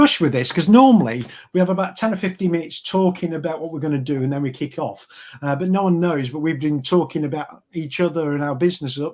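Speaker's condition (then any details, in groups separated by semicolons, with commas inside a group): No condition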